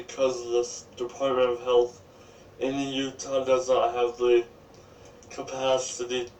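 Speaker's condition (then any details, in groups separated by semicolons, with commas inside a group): Cerebral palsy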